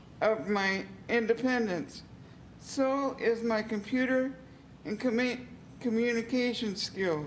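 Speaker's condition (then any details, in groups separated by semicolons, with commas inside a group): Cerebral palsy; physical limitations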